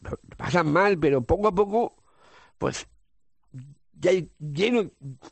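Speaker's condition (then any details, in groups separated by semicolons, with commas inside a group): Down syndrome; trisomy 21, three copies of chromosome 21, genetic, congenital, age 47; lives alone with home help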